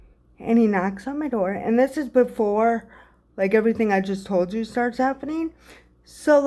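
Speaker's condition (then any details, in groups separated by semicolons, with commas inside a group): Cerebral palsy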